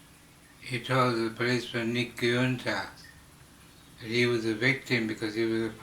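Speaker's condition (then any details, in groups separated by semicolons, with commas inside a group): Slurred speech from poisoning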